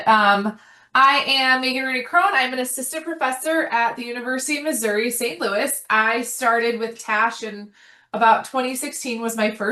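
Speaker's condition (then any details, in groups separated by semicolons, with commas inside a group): No condition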